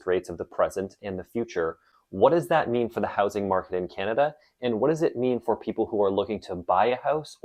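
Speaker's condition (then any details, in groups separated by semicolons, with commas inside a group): No condition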